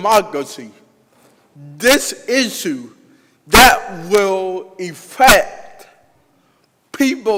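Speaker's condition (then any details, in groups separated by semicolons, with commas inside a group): Cerebral palsy; past speech therapy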